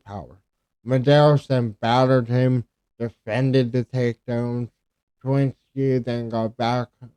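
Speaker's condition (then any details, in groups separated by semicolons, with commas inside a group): Cerebral palsy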